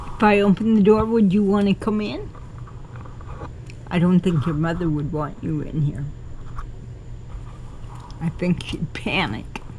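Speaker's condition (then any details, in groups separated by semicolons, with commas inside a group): Cerebral palsy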